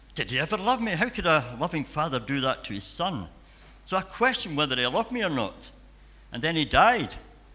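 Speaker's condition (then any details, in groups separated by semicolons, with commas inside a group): Cleft palate and cleft lip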